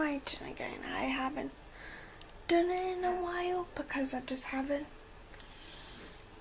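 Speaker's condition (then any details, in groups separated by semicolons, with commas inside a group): Cerebral palsy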